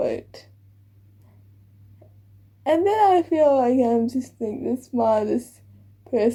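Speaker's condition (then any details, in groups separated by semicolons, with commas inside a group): Cerebral palsy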